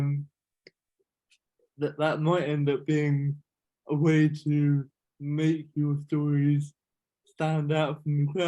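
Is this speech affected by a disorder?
Yes: cerebral palsy.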